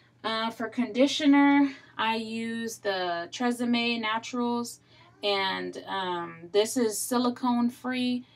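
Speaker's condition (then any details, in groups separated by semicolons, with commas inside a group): No condition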